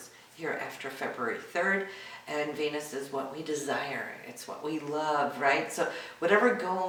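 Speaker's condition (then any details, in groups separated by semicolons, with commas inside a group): No condition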